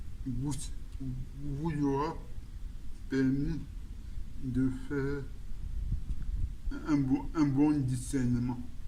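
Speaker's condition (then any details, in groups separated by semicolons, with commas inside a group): Cerebral palsy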